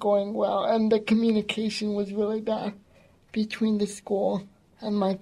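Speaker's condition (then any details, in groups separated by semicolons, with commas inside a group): Cerebral palsy; gentle, calm, strong voice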